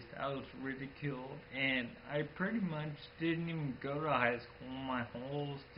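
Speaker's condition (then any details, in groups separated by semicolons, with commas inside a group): Friedreich's ataxia; genetic, progressive, nervous system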